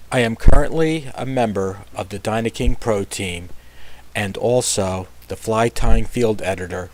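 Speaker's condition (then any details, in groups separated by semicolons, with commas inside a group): No condition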